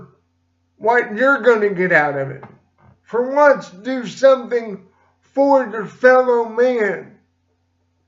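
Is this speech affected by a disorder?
Yes: cerebral palsy; slight speech impediment.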